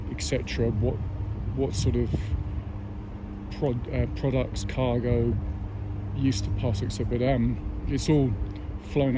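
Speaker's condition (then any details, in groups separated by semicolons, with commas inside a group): No condition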